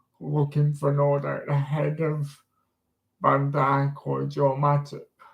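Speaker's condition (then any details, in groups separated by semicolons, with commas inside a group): Disability affecting speech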